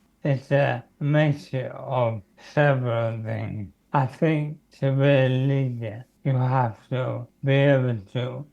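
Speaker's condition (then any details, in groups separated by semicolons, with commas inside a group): Motor neurone disease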